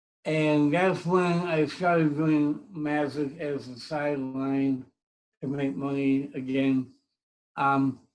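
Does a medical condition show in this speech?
Yes: cerebral palsy; speech impediment.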